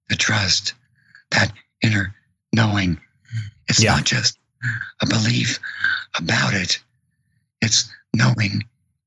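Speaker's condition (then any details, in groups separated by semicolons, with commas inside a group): Vocal cord paralysis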